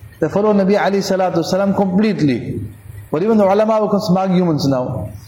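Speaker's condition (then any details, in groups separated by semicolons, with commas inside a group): No condition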